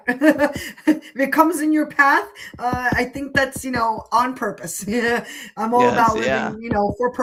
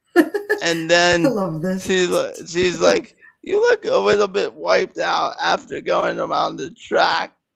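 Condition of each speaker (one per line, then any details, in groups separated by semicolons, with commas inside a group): No condition
Cerebral palsy; present from birth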